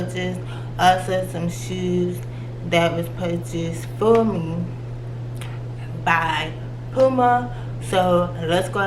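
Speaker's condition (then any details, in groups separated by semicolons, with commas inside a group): Cerebral palsy; from birth, left leg affected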